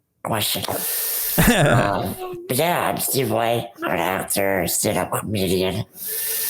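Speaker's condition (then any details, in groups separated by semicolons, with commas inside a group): Rare muscular dystrophy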